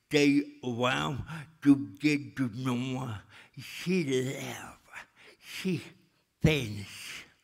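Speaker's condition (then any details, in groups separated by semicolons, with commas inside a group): Cerebral palsy; speech still affected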